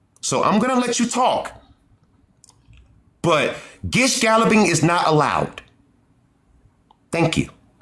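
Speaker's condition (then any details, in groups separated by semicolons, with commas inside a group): No condition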